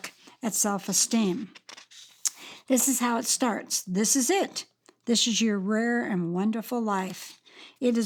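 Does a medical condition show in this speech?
No.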